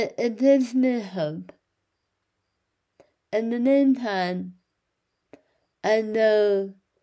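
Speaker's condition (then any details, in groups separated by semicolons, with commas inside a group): Speech loss after cancer treatment; speech loss after cancer surgery; speech improving, still struggles; mute for months after surgery, speech therapy helped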